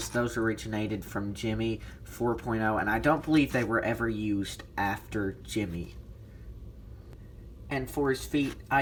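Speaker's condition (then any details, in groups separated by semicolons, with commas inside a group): No condition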